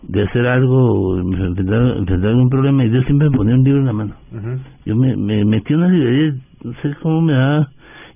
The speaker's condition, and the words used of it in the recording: Parkinson's disease. Como tengo la voz ahora que a veces me tiembla, a veces mm. se me entiende, a veces no se me entiende nada.